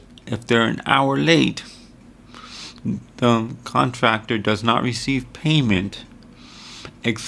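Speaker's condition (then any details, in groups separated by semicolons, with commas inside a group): Cerebral palsy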